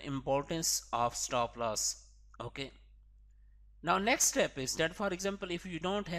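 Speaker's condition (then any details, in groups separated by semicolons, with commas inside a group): No condition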